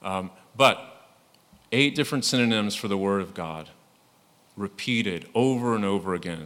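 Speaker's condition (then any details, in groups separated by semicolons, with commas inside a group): No condition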